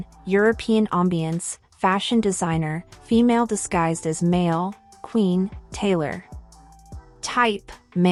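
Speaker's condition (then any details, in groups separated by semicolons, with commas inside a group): No condition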